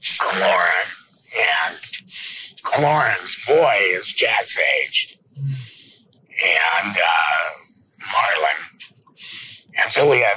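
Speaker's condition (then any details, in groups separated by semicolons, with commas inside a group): Laryngectomy; no vocal cords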